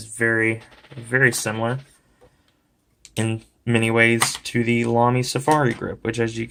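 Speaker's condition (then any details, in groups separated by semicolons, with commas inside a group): No condition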